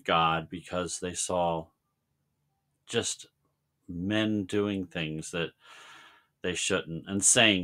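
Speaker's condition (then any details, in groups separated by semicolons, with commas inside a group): No condition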